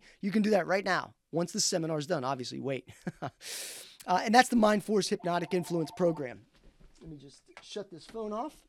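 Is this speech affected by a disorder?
No.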